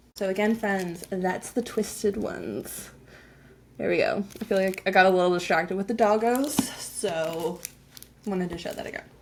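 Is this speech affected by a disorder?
No.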